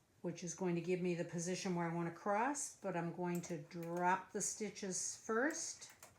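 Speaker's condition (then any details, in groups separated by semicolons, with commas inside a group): No condition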